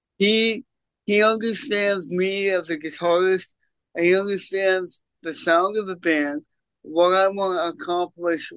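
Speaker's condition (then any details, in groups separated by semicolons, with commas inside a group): Cerebral palsy; congenital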